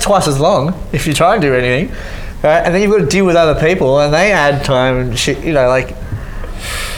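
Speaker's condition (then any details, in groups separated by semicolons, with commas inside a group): Cleft lip and palate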